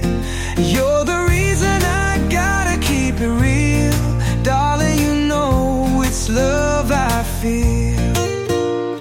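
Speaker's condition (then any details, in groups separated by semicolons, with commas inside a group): No condition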